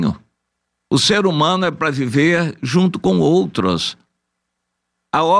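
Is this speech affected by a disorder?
No.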